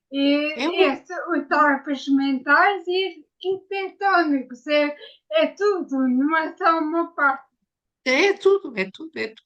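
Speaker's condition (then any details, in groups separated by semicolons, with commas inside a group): Ataxia after brain injury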